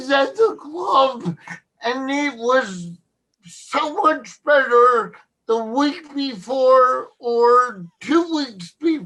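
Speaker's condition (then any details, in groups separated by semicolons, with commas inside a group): Cerebral palsy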